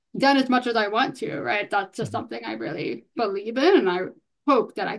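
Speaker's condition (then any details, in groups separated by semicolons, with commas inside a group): Hearing loss, bilateral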